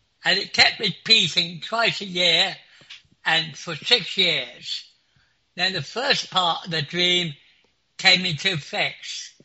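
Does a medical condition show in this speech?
Yes: clinically deaf; clinically deaf since school age.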